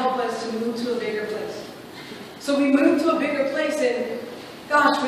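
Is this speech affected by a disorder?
No.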